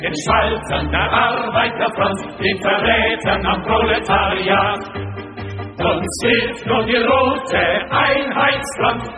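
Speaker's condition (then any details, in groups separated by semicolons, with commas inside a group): No condition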